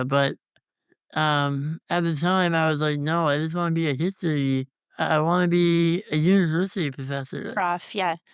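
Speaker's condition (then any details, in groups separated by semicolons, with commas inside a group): Congenital muscular dystrophy; tracheostomy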